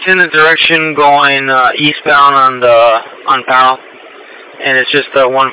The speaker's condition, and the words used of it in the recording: No condition.